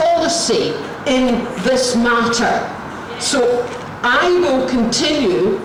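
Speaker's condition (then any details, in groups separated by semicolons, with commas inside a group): No condition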